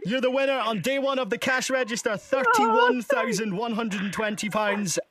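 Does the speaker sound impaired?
No.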